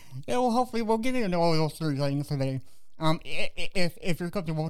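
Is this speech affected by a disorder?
Yes: cerebral palsy; walks with walker.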